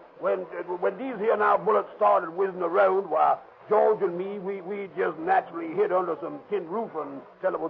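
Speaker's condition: No condition

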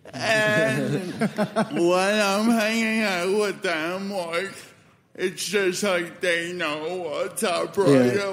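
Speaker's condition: Spastic cerebral palsy; age 34, walks with limp, no longer falls, poor fine motor control, never written

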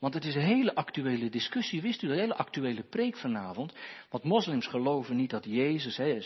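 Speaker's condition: No condition

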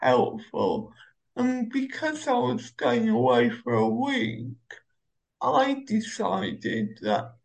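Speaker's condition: Cerebral palsy; uses Omeo wheelchair

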